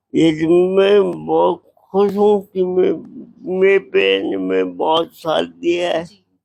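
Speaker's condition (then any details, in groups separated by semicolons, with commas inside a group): Cerebral palsy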